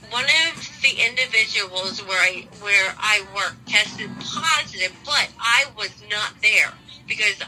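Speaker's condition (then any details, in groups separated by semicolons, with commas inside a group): Aphasia and traumatic brain injury; stroke survivor, nystagmus in both eyes, right-eye contact lens blocking vision; current covid-19 infection despite two shots and booster, poor appetite, smell and taste intact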